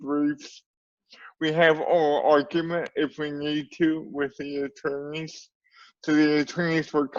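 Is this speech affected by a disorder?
Yes: cerebral palsy.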